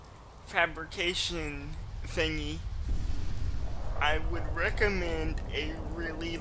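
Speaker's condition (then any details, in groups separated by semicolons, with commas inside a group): Cerebral palsy, mild; speech sometimes affected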